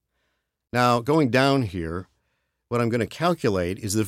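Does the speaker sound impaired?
No.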